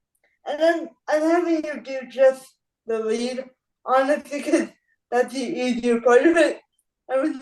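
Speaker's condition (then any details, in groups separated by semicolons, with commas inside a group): Spastic cerebral palsy; uses wheelchair; can speak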